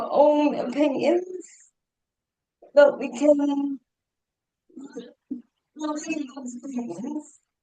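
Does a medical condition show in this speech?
Yes: cerebral palsy.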